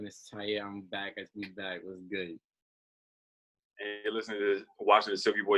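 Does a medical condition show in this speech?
No.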